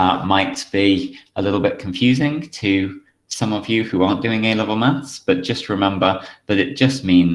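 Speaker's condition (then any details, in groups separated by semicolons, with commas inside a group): No condition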